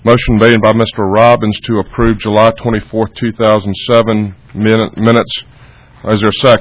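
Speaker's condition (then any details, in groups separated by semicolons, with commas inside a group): No condition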